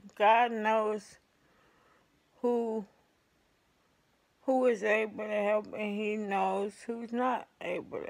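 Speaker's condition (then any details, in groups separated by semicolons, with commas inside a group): ALS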